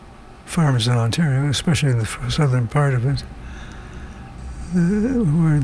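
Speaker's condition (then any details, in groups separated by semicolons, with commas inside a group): Parkinson's disease; slow, harder to hear recently, word-finding difficulty worse when tired, loses thread, trouble finishing sentences, avoids hard words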